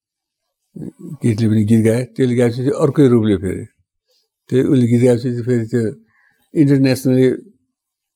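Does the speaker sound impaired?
Yes: Parkinson's disease; elderly; small steps hard, legs sometimes won't lift, can't stride short distances, running and large movements fine, fall risk; slurred, jumbled speech, sometimes hard to understand, sometimes sounds fine, dry mouth.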